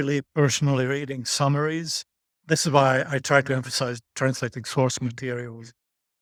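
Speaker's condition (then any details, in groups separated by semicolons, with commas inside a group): No condition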